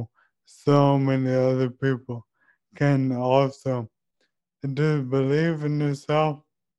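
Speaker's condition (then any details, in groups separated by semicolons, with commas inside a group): ALS; diagnosed at age 29, just before 30th birthday; voice still clear, uncertain how long clear speech will last, voice banking largely completed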